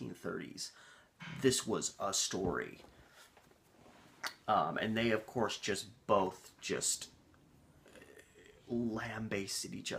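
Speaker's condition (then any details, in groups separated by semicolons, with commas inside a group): No condition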